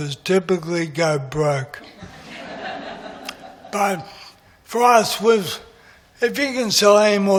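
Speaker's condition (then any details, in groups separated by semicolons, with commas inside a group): MND; voice is going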